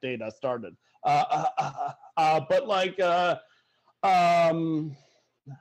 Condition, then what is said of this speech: Stuttering. I'll say, if asked me what my biggest weakness is, it's like, well, you know, probably verbal communication on account of my stutter, but,